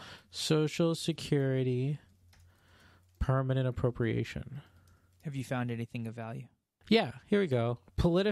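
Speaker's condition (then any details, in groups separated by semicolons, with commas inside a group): No condition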